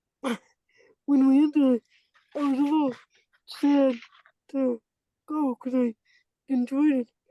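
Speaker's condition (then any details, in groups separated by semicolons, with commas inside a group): Cerebral palsy; walks, attends walking therapy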